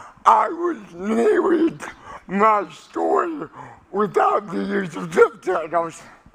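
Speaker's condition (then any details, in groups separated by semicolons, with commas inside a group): Cerebral palsy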